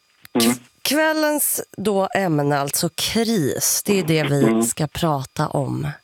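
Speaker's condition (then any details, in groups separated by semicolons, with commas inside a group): No condition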